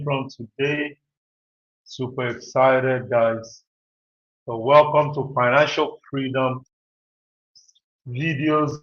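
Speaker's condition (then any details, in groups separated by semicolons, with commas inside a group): No condition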